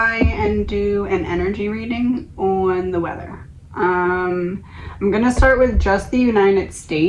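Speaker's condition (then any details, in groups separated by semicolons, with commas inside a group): No condition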